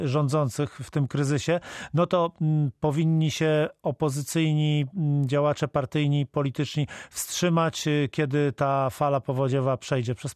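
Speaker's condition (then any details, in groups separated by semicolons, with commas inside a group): No condition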